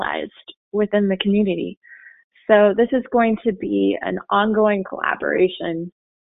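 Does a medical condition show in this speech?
No.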